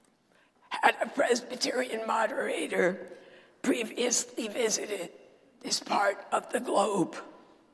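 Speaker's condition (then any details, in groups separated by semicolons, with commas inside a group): Dysphonia; dysphonia diagnosed about a decade ago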